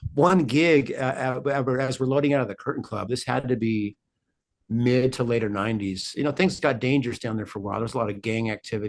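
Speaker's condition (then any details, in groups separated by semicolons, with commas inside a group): No condition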